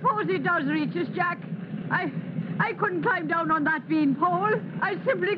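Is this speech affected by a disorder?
No.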